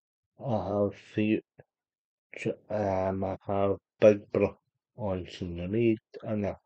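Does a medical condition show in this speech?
Yes: cerebral palsy; unable to walk.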